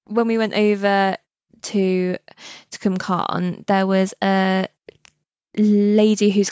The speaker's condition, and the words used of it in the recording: Stuttering. Quite a lot of, anxiety comes into that as well, because again I'm worried about my speech and then I get worried about everything else.